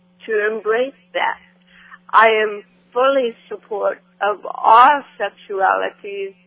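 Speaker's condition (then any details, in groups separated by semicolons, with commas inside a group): Cerebral palsy; improved by stand-up comedy performing as articulation practice and speech therapy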